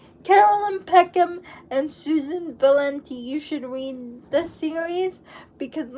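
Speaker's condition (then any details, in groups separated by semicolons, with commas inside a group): Cerebral palsy; uses wheelchair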